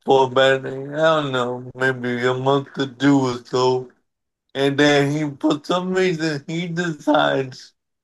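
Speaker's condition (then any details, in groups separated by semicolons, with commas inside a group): Cerebral palsy; wheelchair over the years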